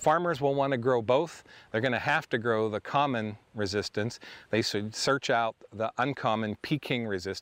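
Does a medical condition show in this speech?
No.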